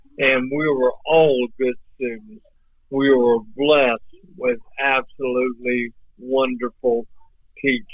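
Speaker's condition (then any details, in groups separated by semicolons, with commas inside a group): ALS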